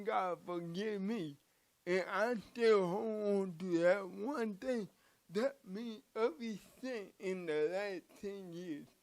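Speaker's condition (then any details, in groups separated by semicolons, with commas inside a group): Cerebral palsy; from birth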